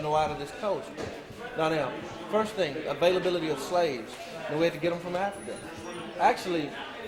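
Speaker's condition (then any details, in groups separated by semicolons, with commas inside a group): No condition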